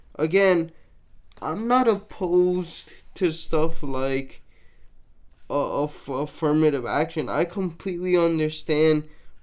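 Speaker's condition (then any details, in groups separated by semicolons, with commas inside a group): Cerebral palsy, mixed, mild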